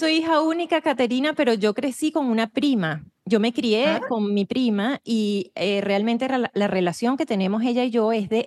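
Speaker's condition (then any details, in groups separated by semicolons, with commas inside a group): No condition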